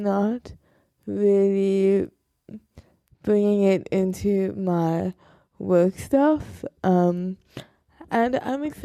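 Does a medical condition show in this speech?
Yes: cerebral palsy.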